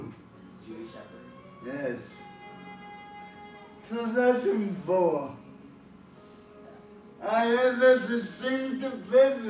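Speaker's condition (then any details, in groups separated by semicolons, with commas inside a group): Cerebral palsy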